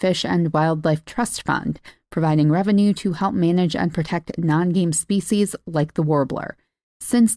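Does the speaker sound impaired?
No.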